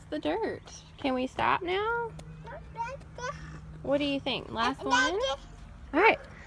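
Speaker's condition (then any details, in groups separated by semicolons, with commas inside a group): No condition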